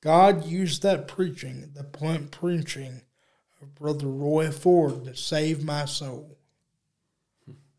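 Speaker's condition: Cerebral palsy; uses electric wheelchair

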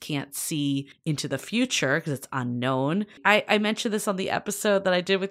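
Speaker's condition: No condition

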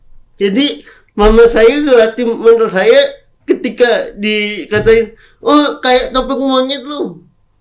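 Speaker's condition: Cerebral palsy; congenital cerebral palsy

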